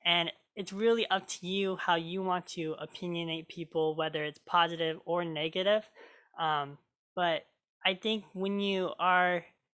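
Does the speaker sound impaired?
Yes: cleft lip and palate; made eating, talking and singing hard growing up.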